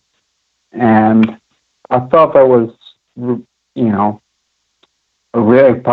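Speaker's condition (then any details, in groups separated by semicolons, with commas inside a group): Friedreich's ataxia; onset around age 11, about 32 years since onset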